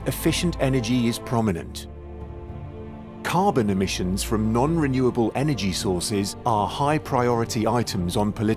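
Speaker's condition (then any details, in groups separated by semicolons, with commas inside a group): No condition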